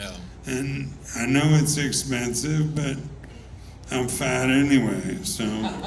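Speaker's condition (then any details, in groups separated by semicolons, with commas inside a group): ALS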